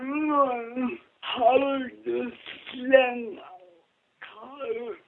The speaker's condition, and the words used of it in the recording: Cerebral palsy. She misses out on so many friendships because of the speech.